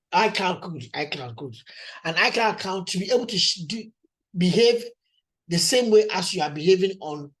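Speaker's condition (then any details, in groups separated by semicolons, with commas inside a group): No condition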